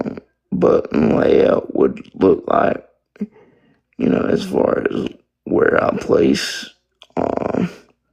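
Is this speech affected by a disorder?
Yes: spastic quadriplegic cerebral palsy.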